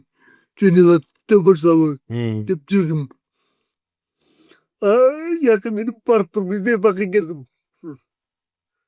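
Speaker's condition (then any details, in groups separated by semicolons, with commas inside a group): Cerebral palsy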